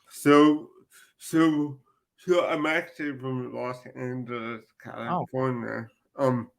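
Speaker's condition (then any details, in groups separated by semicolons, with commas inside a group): Cerebral palsy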